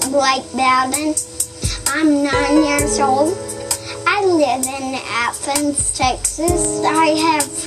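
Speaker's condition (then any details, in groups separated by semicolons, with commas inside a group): Friedreich's ataxia; walks poorly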